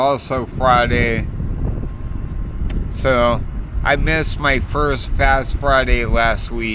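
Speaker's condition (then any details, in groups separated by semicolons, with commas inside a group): Multiple sclerosis; affects fingers; sometimes hard to breathe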